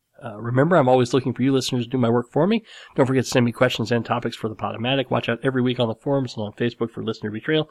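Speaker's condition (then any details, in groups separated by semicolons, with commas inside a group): Cleft lip and palate; nose still slightly crooked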